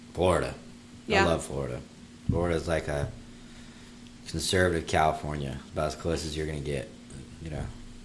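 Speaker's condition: No condition

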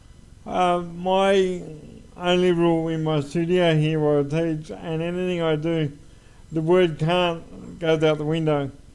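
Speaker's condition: Cerebral palsy; from birth, uses wheelchair, drummer despite condition

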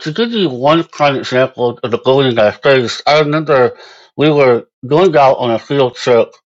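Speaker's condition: Moebius syndrome; a little hard to understand, certain letters hard to pronounce

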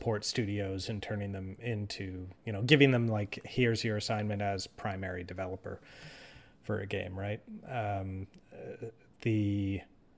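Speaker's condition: No condition

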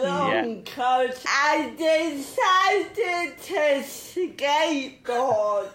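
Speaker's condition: Cerebral palsy

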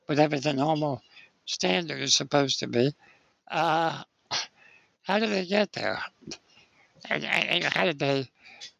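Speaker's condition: Spinal muscular atrophy; lifelong wheelchair use

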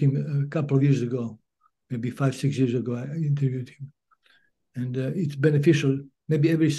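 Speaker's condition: Parkinson's disease; diagnosed 2010

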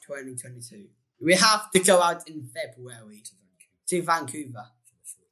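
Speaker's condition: Down syndrome

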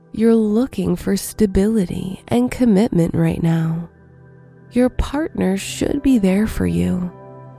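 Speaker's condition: No condition

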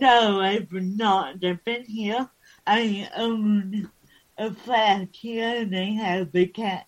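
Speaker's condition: Cerebral palsy

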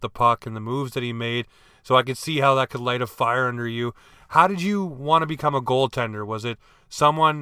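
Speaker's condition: No condition

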